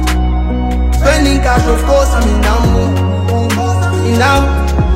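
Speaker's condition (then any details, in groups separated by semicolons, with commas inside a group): No condition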